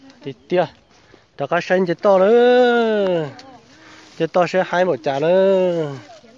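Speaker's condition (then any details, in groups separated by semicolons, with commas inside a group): No condition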